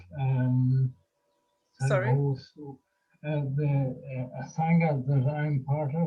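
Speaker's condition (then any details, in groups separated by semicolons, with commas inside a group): Motor neurone disease; affects vocal cords and tongue, constricted speech, hard to understand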